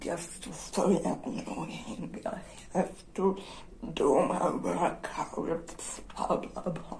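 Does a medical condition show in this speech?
Yes: generalized dystonia.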